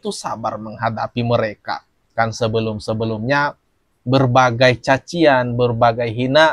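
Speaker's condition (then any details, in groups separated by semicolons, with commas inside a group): No condition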